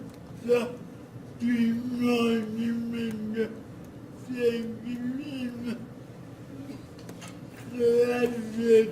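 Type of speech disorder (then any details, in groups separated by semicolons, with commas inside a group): Dysarthria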